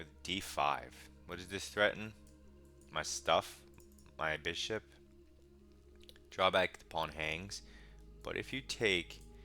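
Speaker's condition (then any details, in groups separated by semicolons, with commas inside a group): No condition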